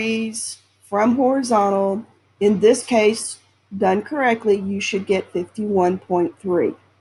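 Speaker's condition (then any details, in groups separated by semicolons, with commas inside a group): No condition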